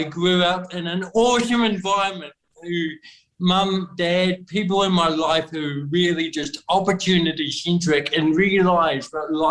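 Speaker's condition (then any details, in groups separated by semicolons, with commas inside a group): Cerebral palsy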